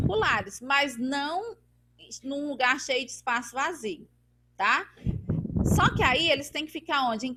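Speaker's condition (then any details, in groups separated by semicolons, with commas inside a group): No condition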